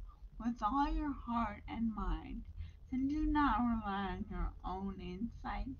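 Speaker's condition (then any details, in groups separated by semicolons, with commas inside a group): Brain injury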